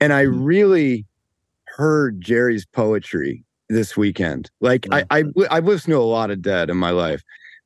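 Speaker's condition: No condition

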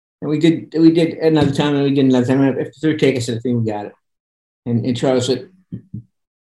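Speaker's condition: Parkinson's; voice sometimes monotone

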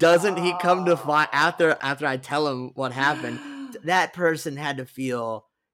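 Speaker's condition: No condition

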